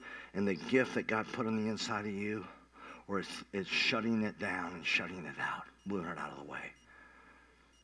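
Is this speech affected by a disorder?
Yes: cleft palate; revived by nurse.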